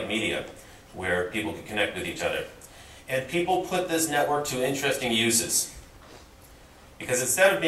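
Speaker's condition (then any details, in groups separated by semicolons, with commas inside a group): No condition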